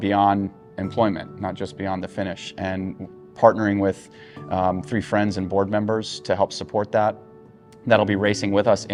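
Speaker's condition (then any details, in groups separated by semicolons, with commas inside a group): No condition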